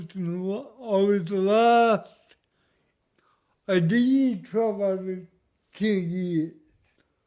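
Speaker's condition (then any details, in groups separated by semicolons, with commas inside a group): Cerebral palsy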